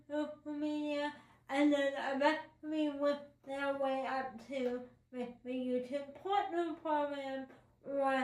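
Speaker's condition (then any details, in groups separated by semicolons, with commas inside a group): Cerebral palsy, spastic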